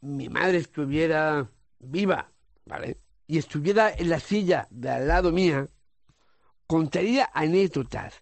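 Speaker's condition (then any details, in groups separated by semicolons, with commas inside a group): Down syndrome; congenital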